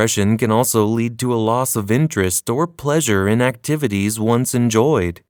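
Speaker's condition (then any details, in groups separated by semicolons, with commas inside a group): No condition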